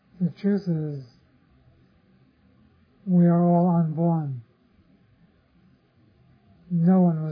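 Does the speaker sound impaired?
Yes: Parkinson's disease; others offer remedies.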